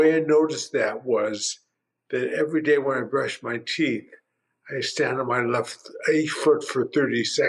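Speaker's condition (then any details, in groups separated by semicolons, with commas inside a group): Primary lateral sclerosis; tongue, voice, left arm spasticity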